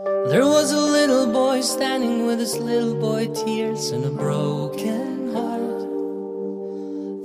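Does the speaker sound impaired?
No.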